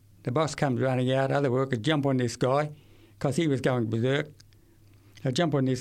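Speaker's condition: Severe to profound hearing loss; acquired at age 8 from meningitis, left ear severe to profound

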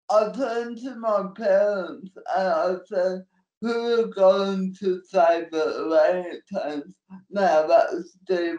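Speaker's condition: Cerebral palsy; cerebral palsy since birth

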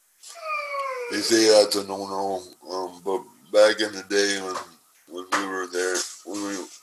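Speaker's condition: Cerebral palsy; cannot climb stairs

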